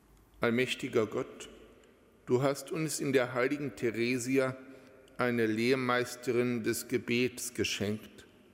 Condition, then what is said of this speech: None; typical speech.